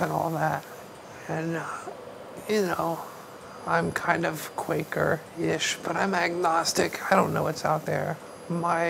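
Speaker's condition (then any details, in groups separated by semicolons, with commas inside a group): ALS; young man, hospital bed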